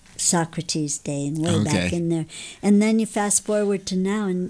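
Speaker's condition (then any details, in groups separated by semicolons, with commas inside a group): No condition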